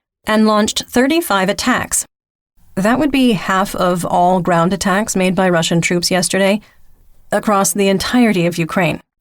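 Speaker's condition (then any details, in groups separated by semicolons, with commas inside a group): No condition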